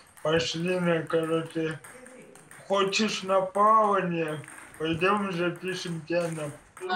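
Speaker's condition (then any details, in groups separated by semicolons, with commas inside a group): Cerebral palsy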